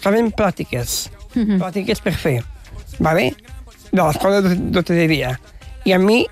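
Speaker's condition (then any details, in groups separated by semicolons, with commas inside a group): Down syndrome; genetic condition, told by parents in early childhood, understood gradually while growing up; adult; communicates clearly, less nervous than many guests, per host; practised structuring ideas through video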